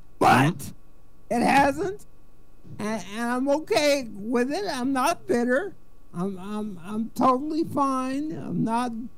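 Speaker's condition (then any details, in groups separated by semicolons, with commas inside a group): Cerebral palsy; spasticity, not paralyzed, wheelchair user; uses wheelchair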